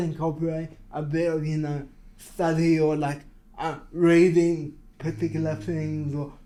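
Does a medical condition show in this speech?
Yes: cerebral palsy.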